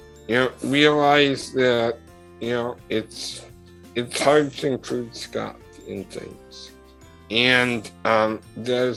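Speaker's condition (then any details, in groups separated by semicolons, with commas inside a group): Muscular dystrophy; wheelchair user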